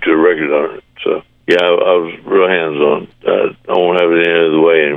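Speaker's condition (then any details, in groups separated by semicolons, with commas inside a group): Parkinson's disease; diagnosed about a year ago, brain surgery about two and a half months ago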